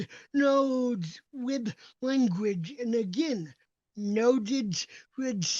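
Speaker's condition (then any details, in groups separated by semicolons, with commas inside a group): Dystonia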